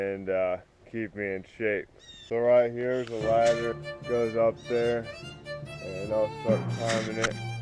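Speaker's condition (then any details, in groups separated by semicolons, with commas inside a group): Cerebral palsy; spastic, affects walking and legs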